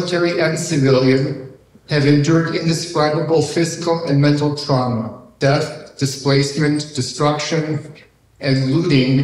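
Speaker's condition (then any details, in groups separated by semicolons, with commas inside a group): No condition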